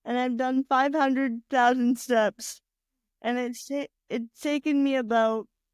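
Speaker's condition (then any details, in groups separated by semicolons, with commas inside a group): Cerebral palsy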